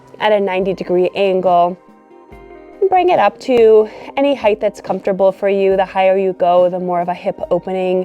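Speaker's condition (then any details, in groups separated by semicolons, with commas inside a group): No condition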